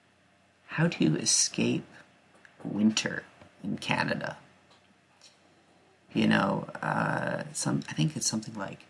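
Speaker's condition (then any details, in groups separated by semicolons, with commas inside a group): No condition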